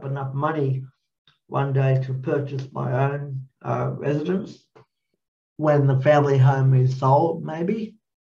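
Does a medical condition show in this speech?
Yes: cerebral palsy; mild, born 12 weeks premature, maternal blood poisoning, fine motor hands, mild cognitive issues; clumsy hands, mainly uses spoon, trips sometimes, gait, balance, gross motor issues, help with new tasks.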